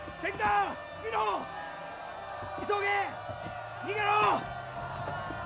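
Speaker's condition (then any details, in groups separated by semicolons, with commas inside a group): No condition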